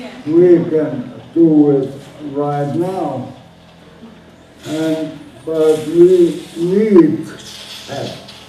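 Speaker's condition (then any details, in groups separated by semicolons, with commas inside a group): Motor neuron disease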